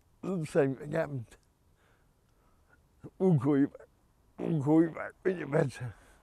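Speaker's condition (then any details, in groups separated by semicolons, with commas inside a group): Cerebral palsy; speech affected, voice noticeably different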